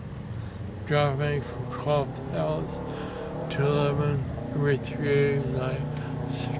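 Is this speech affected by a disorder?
Yes: Parkinson's; ataxia form; taking sativa, walking about 270 steps, advised off baclofen.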